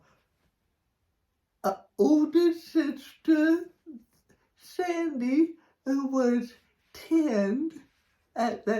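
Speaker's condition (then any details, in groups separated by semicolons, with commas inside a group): Cerebral palsy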